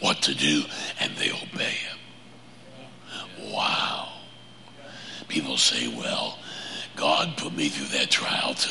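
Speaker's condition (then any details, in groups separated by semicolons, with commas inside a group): Laryngeal cancer; vocal cord cancer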